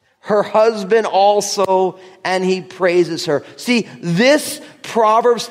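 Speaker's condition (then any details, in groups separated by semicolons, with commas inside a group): No condition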